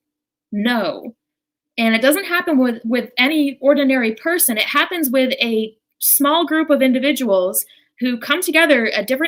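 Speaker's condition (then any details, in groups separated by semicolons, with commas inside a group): No condition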